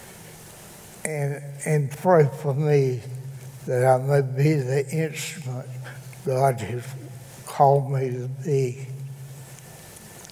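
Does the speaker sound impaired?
Yes: cerebral palsy; attended school for handicapped children.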